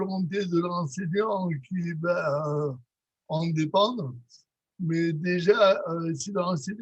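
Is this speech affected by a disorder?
Yes: cerebral palsy; from birth, lack of oxygen.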